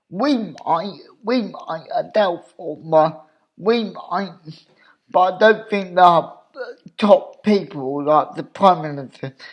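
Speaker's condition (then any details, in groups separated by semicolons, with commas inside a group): Cerebral palsy; obvious speech impediment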